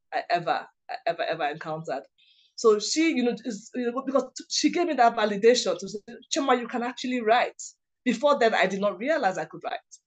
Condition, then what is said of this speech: Stuttering. And he helped me that I can speak to you today like this is because of my dad.